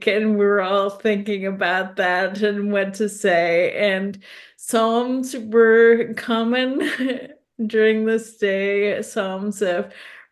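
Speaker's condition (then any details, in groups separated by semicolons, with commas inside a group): ALS; specialist-confirmed diagnosis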